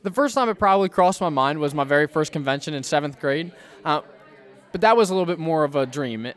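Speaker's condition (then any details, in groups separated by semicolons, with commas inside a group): No condition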